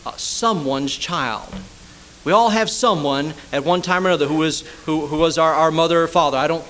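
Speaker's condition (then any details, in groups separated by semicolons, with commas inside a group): No condition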